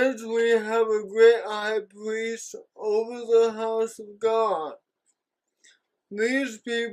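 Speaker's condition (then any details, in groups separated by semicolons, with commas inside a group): Cerebral palsy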